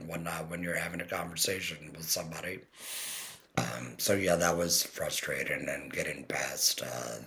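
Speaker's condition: Total laryngectomy, total laryngectomy with TEP

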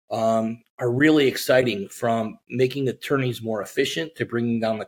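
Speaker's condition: No condition

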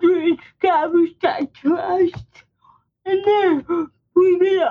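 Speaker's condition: Speech impairment; uses wheelchair

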